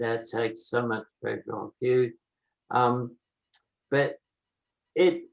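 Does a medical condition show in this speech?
Yes: motor neurone disease.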